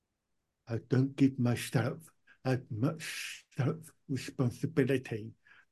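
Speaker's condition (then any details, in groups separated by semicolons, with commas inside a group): Profound deafness; born profoundly deaf, powerful hearing aids early, cochlear implant one ear after ear problem; hearing aids let own speech be heard, speech not too bad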